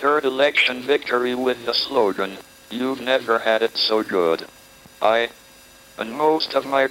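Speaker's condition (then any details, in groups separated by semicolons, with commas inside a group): Motor neurone disease, speech-generating device; diagnosed at age 21, atypical case, not MS, initially given couple of years to live, uses voice synthesizer; almost completely paralysed, slower progression than expected, decades since diagnosis; speaks only through speech synthesizer, synthesizer mispronounces some names, needs phonetic respelling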